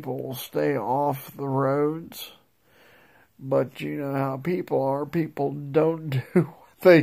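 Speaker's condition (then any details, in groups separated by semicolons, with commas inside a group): Multiple sclerosis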